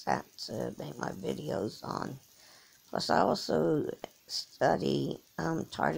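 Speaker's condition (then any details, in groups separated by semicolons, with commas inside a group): Cerebral palsy; from birth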